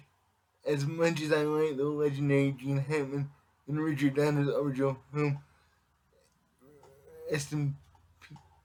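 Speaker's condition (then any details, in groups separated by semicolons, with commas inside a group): Cerebral palsy; affects all muscles; able to speak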